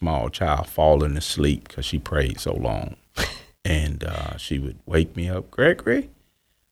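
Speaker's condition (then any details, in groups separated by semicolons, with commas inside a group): No condition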